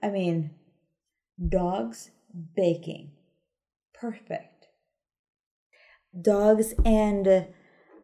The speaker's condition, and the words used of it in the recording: Aphasia. Dogs and dog people don't care my speech.